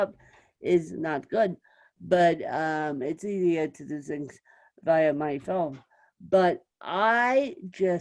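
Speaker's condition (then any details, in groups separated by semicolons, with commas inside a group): Cerebral palsy, mixed, moderate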